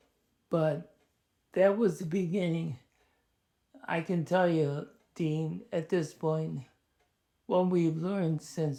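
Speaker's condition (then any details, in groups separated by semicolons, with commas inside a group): ALS; fast progression, cane and wheelchair; speech challenging, short of breath speaking, lacks inflection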